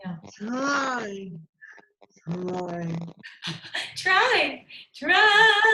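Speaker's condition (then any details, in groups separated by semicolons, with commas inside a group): ALS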